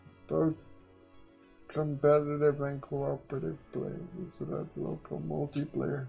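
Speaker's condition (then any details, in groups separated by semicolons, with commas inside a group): Quadriplegic cerebral palsy; uses one hand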